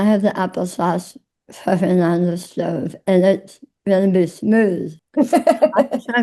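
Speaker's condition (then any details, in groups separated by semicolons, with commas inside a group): Tongue cancer; swallowing worse after surgery, speech often not understood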